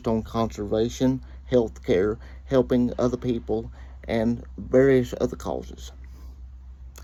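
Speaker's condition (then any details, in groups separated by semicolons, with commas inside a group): Cerebral palsy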